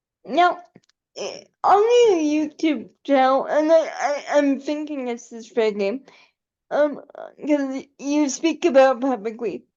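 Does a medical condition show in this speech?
Yes: cerebral palsy; able to articulate and speak.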